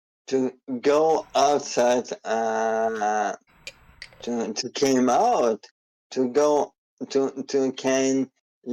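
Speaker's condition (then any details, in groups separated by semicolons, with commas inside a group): ALS; struggles to form sentences while speaking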